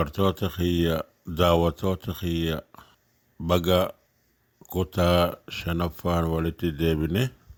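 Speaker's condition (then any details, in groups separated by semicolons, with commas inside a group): No condition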